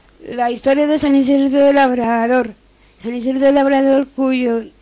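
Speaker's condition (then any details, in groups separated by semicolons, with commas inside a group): Down syndrome; reads news item aloud on live radio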